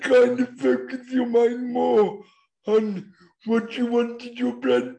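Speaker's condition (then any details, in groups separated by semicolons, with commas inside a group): Cerebral palsy; voice described as unusual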